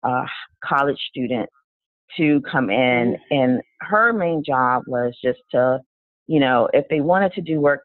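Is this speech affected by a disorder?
No.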